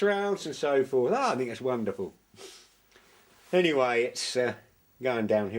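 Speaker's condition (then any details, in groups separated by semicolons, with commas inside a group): No condition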